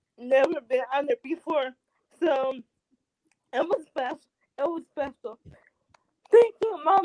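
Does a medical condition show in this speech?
Yes: cerebral palsy.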